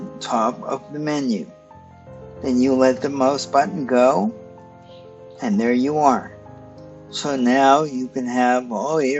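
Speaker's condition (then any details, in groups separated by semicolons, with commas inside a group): Cerebral palsy; stiff muscles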